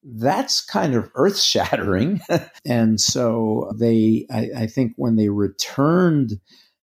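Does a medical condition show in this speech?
No.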